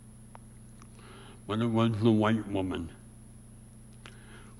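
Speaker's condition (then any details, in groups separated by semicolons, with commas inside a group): Severe speech impediment; white woman taught tongue movement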